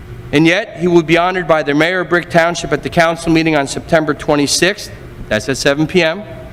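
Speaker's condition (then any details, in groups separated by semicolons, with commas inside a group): No condition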